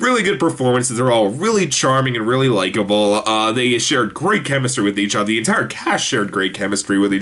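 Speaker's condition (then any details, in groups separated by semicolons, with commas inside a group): No condition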